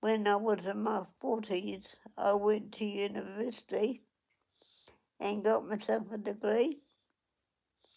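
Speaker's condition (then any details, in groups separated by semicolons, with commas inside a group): Cerebral palsy; onset at 8 days old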